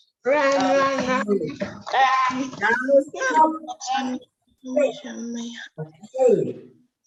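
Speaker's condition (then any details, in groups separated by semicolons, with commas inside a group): No condition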